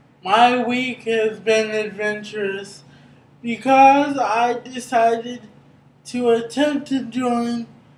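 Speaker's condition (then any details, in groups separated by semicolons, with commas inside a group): Cerebral palsy; brain injury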